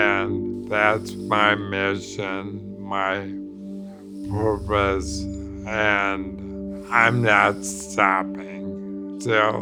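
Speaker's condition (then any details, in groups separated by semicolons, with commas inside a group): ALS; early shortness of breath, tripping, falls, needs caregiving aides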